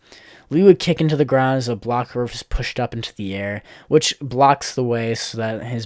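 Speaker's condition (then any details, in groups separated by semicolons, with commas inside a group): No condition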